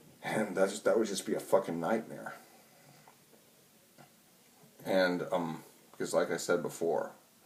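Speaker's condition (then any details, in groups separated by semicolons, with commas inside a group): No condition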